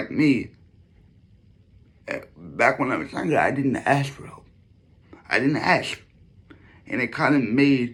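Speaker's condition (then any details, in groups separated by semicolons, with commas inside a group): Cerebral palsy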